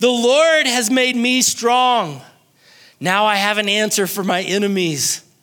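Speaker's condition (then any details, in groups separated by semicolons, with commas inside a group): No condition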